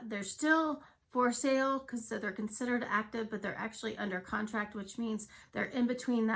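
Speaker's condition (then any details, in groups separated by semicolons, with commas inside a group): No condition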